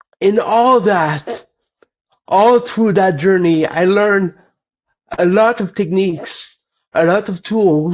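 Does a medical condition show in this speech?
Yes: cerebral palsy; lifelong.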